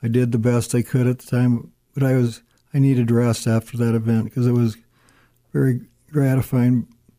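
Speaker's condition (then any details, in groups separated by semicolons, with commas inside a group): Parkinson's disease; uses walker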